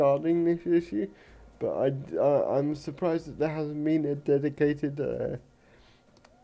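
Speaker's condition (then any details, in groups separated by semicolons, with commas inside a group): Cerebral palsy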